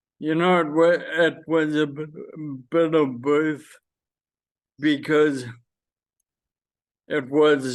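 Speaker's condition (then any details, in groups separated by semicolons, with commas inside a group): Friedreich's ataxia; does voice exercises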